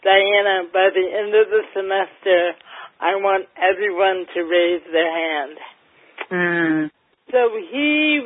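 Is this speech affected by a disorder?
Yes: cerebral palsy, mild; mildly affects speech.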